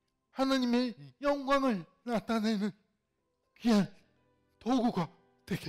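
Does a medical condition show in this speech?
Yes: cerebral palsy; fairly severe in childhood.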